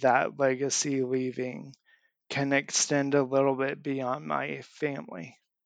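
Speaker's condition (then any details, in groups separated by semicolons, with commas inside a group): Amyotrophic lateral sclerosis; months since diagnosis, on treatment, can't dress self, sometimes needs help brushing teeth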